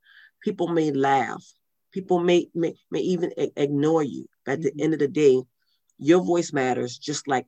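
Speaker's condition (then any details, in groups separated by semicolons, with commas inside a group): Stuttering; stuttering from birth, severe in childhood, no therapy, self-taught fluency through reading aloud from middle school; mostly fluent, still trips on certain words at times, substitutes other words; childhood blocks up to 5 minutes for few words, eye blinking, leg tapping, fluent when reading; repeated sounds, repeated words, prolonged sounds, blocks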